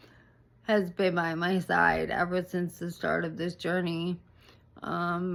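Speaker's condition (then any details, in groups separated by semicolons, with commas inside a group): ALS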